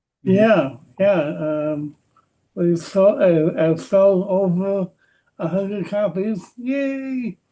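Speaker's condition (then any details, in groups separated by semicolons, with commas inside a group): Cerebral palsy; present from birth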